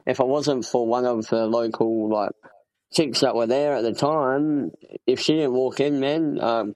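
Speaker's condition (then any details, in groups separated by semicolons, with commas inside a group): Cleft palate; congenital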